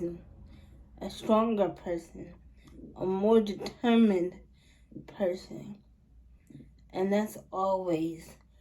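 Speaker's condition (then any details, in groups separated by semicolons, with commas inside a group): Cerebral palsy; spastic quadriplegic, all four limbs, muscle tightness; uses wheelchair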